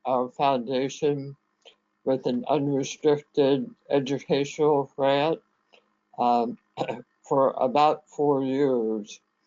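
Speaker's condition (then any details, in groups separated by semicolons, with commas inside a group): Head and neck cancer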